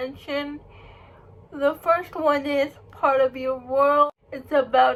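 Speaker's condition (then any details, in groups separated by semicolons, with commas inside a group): Cerebral palsy; uses wheelchair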